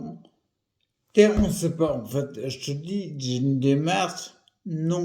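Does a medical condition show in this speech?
Yes: primary progressive multiple sclerosis.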